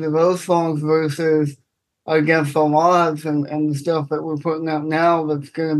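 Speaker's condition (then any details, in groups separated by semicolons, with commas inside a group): Cerebral palsy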